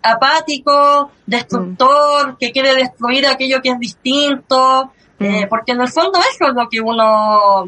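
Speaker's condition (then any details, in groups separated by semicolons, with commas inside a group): Cleft lip and palate; since early childhood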